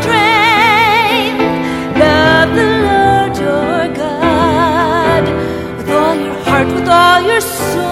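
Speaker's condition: No condition

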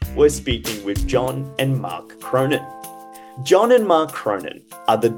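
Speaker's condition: No condition

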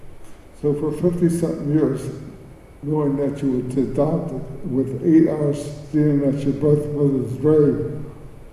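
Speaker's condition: Cerebral palsy; speech

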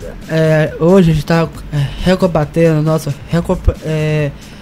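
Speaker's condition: Down syndrome; 18 years old, turning 19

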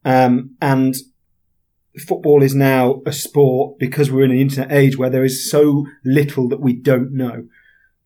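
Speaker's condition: No condition

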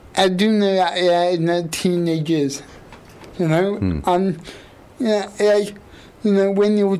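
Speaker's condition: Quadriplegic cerebral palsy; obvious speech impediment

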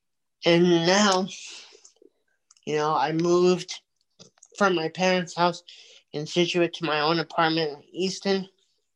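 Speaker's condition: Cerebral palsy; from birth, multiple surgeries since infancy, physical and occupational therapy

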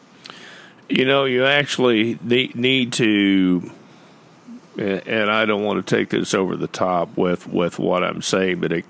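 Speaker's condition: No condition

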